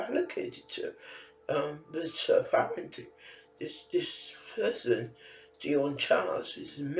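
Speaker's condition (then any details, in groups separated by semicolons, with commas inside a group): Facial palsy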